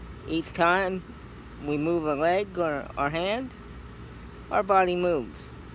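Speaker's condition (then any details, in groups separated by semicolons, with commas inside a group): Cerebral palsy; scoliosis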